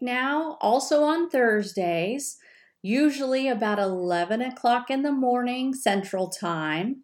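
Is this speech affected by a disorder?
No.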